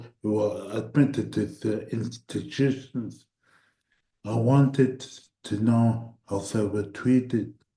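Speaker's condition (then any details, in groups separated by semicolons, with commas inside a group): Cerebral palsy; voice tires at times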